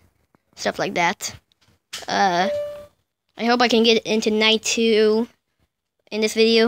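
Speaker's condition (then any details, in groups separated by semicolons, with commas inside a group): No condition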